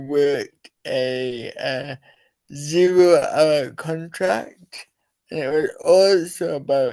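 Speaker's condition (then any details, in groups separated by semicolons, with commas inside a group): Cerebral palsy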